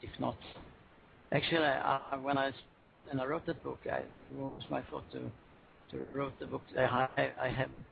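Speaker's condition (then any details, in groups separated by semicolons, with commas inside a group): Parkinson's disease; about 1,100 mg daily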